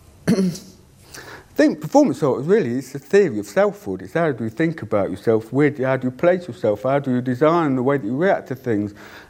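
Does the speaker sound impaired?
Yes: deafness; cannot hear own voice.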